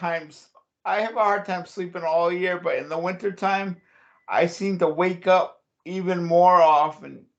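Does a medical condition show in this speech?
Yes: cerebral palsy.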